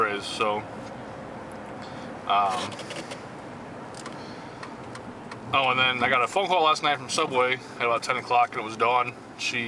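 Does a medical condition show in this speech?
No.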